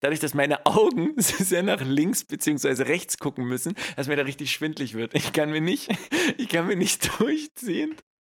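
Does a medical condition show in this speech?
No.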